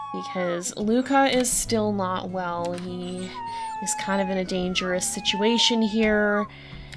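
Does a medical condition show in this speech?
No.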